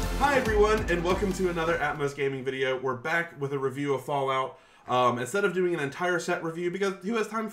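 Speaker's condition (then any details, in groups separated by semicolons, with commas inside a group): No condition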